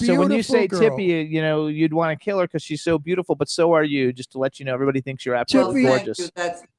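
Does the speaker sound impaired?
No.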